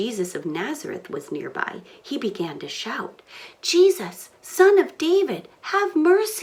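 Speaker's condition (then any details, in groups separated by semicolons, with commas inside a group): No condition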